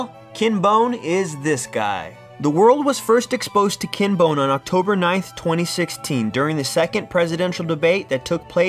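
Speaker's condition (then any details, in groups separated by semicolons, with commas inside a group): No condition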